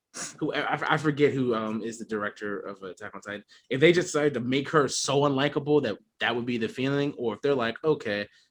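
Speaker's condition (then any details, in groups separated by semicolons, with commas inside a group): No condition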